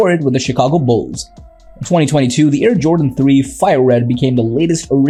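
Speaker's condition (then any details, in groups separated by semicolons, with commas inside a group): No condition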